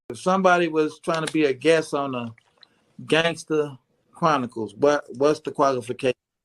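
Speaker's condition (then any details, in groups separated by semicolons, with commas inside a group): No condition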